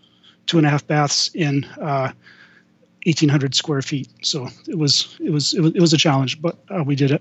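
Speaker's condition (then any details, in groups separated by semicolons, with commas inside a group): Stuttering; lifelong stutter; may freeze up mid-speech, then gets back on a roll; repeated words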